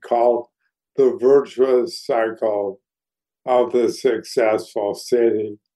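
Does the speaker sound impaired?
Yes: ALS; neurodegenerative disease, declining health; voice somewhat compromised by disease, audibly affected.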